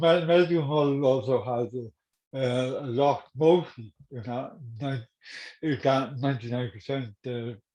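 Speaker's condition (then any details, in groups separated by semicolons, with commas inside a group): Cerebral palsy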